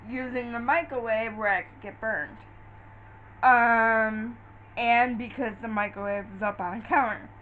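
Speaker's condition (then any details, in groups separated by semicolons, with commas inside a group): Cerebral palsy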